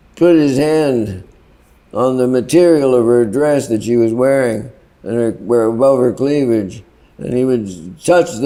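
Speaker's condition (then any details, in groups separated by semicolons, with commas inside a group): Parkinson's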